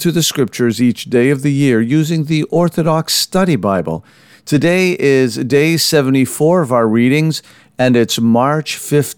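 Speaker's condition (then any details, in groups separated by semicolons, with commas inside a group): No condition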